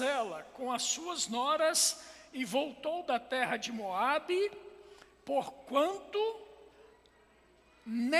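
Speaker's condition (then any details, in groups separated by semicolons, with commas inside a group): No condition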